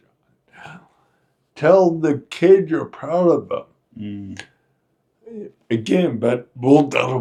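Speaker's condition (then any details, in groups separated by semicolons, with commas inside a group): Friedreich's ataxia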